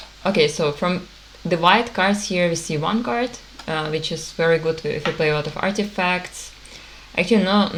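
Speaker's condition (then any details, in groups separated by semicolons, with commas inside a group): No condition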